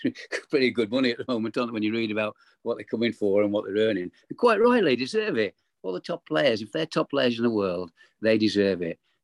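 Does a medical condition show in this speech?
No.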